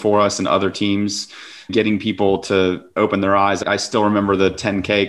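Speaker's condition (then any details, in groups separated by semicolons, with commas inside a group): No condition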